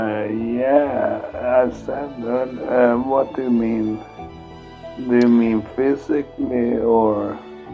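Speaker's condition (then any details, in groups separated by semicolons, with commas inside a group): Multiple sclerosis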